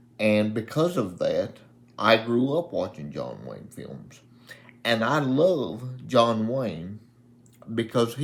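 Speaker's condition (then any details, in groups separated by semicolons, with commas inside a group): Cerebral palsy; uses wheelchair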